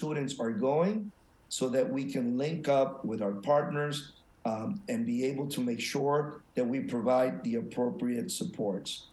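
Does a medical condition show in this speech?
No.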